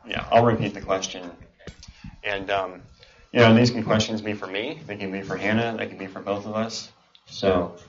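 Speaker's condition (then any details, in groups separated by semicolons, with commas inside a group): Cleft palate and cleft lip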